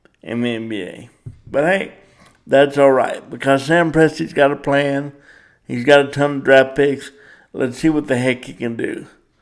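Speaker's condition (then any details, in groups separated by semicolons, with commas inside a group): Cerebral palsy; power wheelchair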